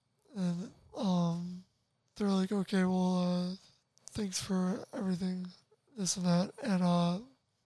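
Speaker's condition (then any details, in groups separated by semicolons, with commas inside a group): Tracheostomy, ventilator dependent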